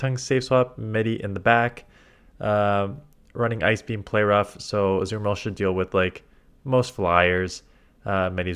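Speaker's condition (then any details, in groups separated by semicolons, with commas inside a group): No condition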